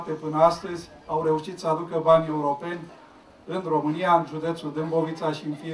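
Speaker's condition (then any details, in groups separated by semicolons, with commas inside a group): No condition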